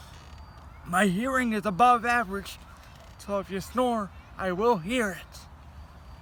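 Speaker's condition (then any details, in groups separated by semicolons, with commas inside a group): Cerebral palsy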